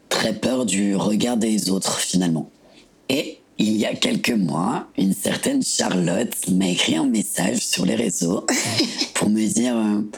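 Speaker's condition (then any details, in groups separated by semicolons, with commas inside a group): Partial laryngectomy, partial laryngectomy after cordectomy; vocal cord cancer at 22, caught early, cordectomy then partial laryngectomy removing part of larynx; about 4 years since diagnosis; hoarse voice since partial laryngectomy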